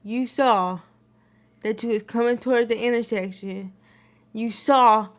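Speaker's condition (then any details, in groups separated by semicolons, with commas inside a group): Cerebral palsy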